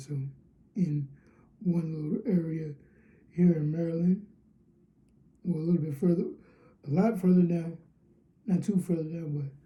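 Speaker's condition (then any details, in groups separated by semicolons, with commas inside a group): Cerebral palsy, spastic diplegia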